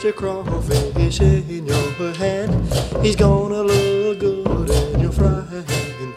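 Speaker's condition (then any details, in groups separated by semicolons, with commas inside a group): No condition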